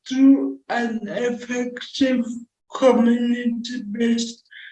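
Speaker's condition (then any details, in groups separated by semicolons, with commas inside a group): Cerebral palsy; speech may be hard to understand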